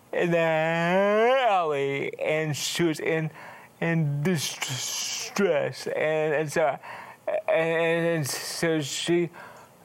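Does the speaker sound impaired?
Yes: cerebral palsy; wheelchair user, affects fine motor skills, frequently drops things; slowed speech, speaks slower than others.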